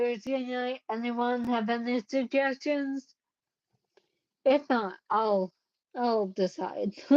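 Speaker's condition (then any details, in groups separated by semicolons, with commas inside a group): Cerebellar ataxia; caused by brain bleed, unsteady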